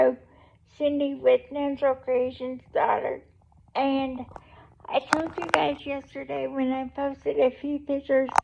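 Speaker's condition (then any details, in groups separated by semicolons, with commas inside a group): Cerebral palsy; able to talk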